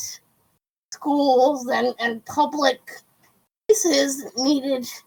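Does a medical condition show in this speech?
Yes: cerebral palsy.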